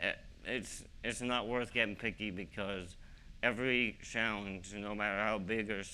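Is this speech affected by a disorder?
Yes: ALS; young-adult onset.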